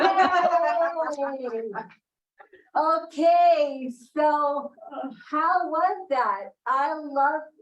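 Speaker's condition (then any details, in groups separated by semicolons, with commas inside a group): Cerebral palsy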